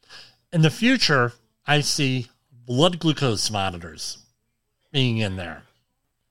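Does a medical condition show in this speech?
Yes: cleft lip and palate; told hearing very good but tinnitus present.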